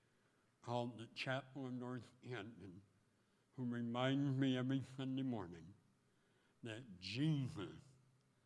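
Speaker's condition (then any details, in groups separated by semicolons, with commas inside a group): Speech impediment; could not speak or chew in childhood, first operation in North Dakota, 17 surgeries, 6 years of therapy; speaks publicly with new voice as motivational speaker; taught tongue movement at 12, voicing with clothespin on nose, mirror under lips, impediment recognizable on radio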